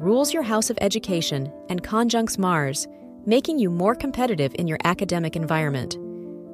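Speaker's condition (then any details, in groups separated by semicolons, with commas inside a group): No condition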